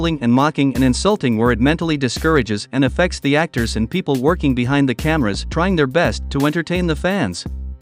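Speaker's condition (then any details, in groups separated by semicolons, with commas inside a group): No condition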